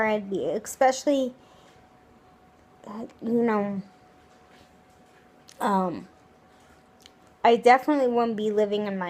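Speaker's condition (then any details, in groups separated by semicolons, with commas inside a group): Cerebral palsy; wheelchair user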